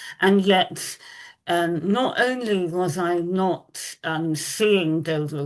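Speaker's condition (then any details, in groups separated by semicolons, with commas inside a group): Moebius syndrome facial paralysis, congenital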